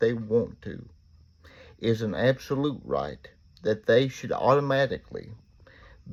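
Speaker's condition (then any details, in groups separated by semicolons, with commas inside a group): Cerebral palsy; reports speaking clearly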